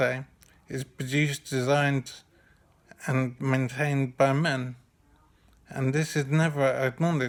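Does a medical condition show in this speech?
Yes: brain injury; severe.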